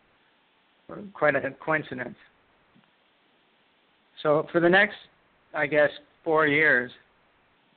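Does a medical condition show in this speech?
Yes: Parkinson's disease; left index finger tremor, diagnosed 4 years later by Ontario neurologist, then left hand weakness, dexterity loss; most symptoms persist, shuffling walk, freezing about 2 years, no medication, healing mantra, daily walks.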